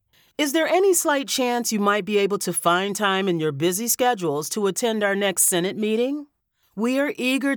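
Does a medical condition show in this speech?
No.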